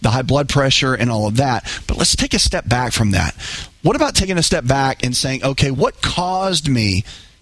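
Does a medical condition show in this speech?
No.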